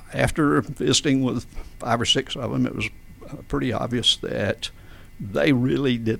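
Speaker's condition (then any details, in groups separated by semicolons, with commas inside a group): Spasmodic dysphonia; adductor type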